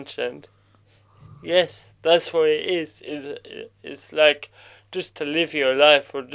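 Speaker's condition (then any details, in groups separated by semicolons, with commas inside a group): Cerebral palsy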